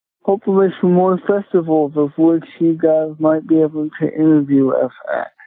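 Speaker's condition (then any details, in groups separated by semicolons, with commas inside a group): Cerebral palsy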